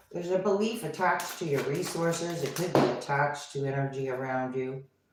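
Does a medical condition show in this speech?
No.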